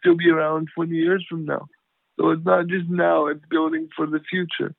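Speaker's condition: Cerebral palsy; power wheelchair

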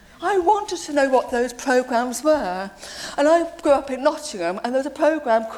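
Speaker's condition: Deafness; deaf since age seven

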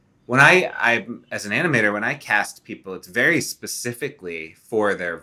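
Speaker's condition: No condition

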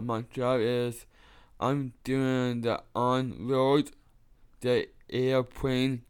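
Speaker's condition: Down syndrome; supplements and fish oil reportedly helping talking, less need to repeat, more confident

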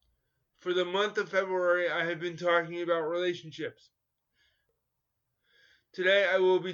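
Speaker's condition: Cerebral palsy; coordination issues, uses crutches

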